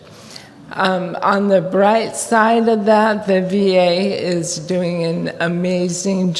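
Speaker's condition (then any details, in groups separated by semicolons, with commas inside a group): ALS; onset in feet, then hands and body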